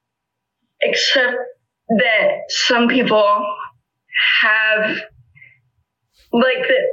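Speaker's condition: Spastic cerebral palsy; walker since age 3

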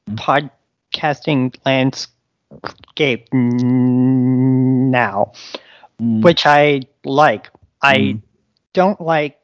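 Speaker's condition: Stuttering; stutters on a daily basis; stutters audibly during interview, stutters left in recording; blocks

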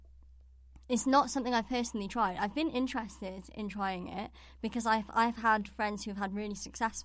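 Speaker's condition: Cleft palate; bottle fed as infant

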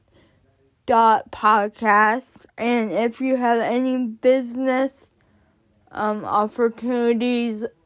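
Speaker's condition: Cerebral palsy; onset before birth

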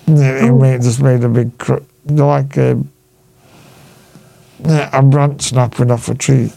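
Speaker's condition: Duchenne muscular dystrophy; past punctured lung on night ventilator

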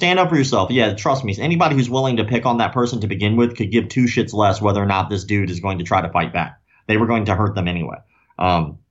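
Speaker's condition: Cleft lip and palate; congenital

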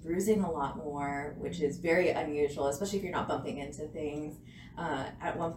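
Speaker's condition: No condition

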